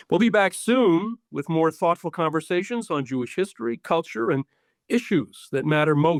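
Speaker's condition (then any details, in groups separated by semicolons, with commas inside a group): No condition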